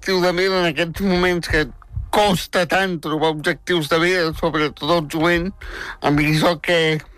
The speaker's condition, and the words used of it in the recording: Cerebral palsy. Fes algú perquè la gent t'entengui, no? Però que no ho sabies que costaria tant.